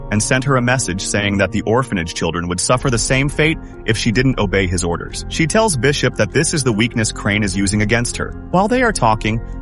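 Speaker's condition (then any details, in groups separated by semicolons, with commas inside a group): No condition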